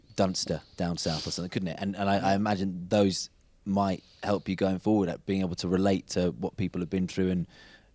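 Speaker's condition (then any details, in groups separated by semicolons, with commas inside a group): No condition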